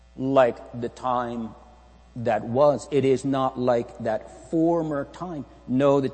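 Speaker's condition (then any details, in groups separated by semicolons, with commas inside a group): No condition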